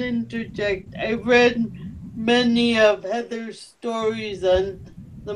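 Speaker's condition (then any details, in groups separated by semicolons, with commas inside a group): Cerebral palsy; able to speak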